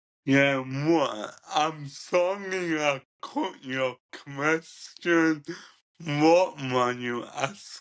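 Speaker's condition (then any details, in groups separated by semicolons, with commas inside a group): Cerebral ataxia; degenerative, present from birth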